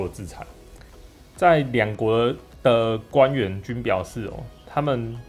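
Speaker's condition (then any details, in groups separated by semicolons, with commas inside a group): No condition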